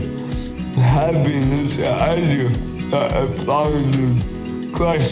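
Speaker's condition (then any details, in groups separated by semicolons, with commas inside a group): Cerebral palsy; from birth; diagnosed around age 14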